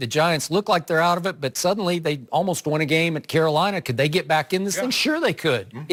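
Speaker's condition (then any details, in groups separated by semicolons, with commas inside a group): No condition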